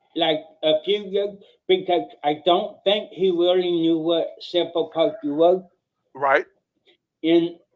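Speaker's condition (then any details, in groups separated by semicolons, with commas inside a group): Ataxic cerebral palsy; mildest kind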